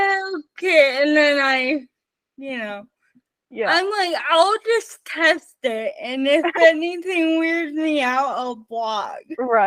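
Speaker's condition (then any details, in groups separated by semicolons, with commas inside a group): Spastic cerebral palsy, mixed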